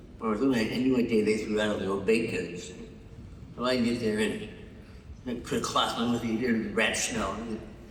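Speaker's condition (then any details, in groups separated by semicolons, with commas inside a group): Parkinson's; loses train of thought mid-sentence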